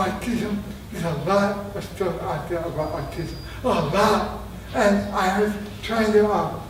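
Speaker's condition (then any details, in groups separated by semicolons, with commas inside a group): Traumatic brain injury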